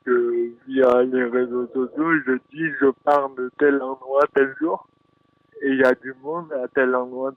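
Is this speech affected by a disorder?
Yes: dystonia; neurological brain disorder, oxygen lack impairing muscle supply, from delivery complication, present since birth; 24 years old, just finished running stage of tour; elocution disorder, fine motor impairment.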